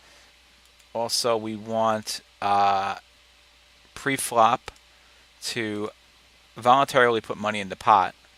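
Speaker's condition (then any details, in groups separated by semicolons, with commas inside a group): No condition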